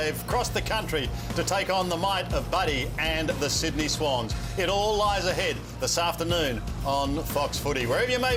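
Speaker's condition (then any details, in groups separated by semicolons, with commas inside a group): No condition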